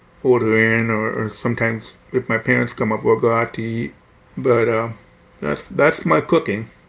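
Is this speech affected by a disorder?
Yes: hearing loss; right ear cochlear implant at Johns Hopkins Baltimore, barely any prior right-ear hearing, quad cane 8 years; implant within last few years, hears much more speech, music enjoyed less, left ear not implanted.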